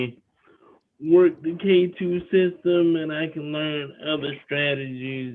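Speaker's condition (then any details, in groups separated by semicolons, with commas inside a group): Cerebral palsy; wheelchair user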